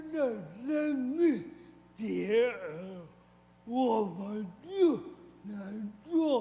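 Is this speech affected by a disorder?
Yes: cerebral palsy; severe, walked only at age 8.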